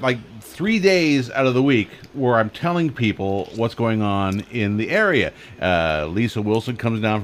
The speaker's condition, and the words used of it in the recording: No condition.